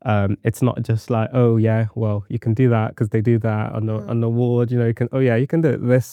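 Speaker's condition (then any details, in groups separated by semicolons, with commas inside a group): No condition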